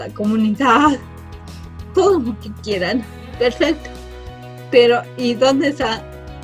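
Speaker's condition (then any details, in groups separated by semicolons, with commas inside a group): Cerebral palsy from birth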